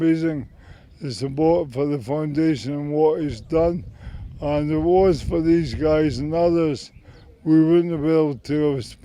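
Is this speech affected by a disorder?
Yes: MND; terminal, whole body affected, muscle wastage.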